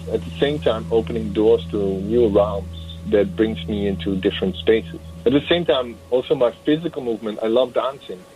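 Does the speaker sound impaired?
No.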